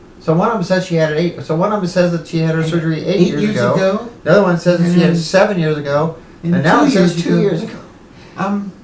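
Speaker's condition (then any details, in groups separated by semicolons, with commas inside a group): No condition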